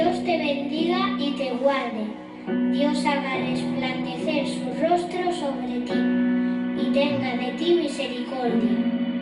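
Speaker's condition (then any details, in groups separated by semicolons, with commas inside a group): No condition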